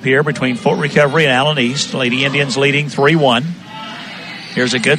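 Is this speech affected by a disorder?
No.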